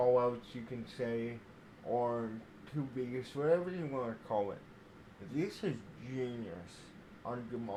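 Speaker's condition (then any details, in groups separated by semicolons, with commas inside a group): Cerebral palsy; speech affected by cerebral palsy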